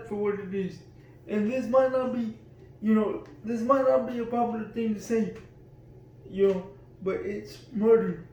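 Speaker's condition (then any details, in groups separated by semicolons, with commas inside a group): Cerebral palsy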